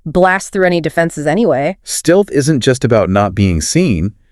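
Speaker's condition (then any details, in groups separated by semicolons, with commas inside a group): No condition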